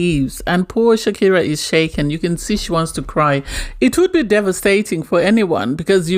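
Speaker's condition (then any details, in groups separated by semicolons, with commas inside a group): No condition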